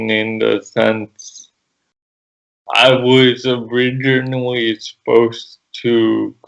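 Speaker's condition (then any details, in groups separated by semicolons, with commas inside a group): Cerebral palsy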